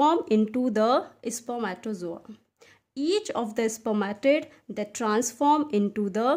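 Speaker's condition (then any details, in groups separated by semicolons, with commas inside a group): No condition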